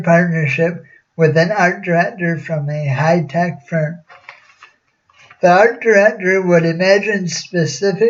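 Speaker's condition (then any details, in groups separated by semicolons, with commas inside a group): Cerebral palsy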